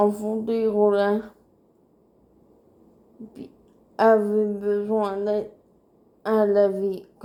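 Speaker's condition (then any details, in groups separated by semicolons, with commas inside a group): Cerebral palsy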